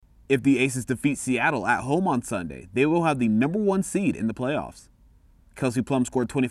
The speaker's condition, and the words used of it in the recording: No condition.